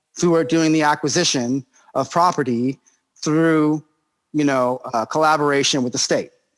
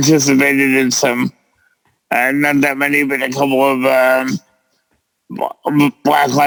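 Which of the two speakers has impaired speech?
The second: cerebral palsy; present since birth.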